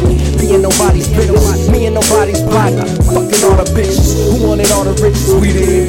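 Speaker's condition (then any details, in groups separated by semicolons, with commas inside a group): No condition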